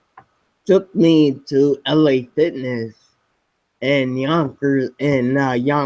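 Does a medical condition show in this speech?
Yes: spinocerebellar ataxia type 7, SCA7; speech.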